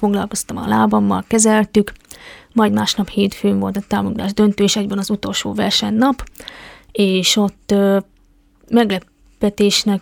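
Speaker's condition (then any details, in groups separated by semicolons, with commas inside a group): Deafness; congenital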